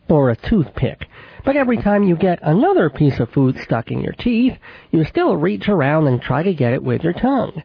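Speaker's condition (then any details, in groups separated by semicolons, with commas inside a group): Cleft palate with lisp, cleft lip and palate, mild; voice not especially nasal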